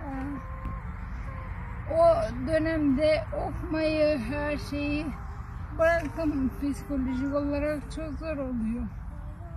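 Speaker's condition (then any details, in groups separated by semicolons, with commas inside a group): Friedreich's ataxia; needs helper to bathe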